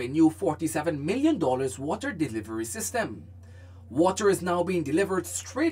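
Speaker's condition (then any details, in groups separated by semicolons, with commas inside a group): No condition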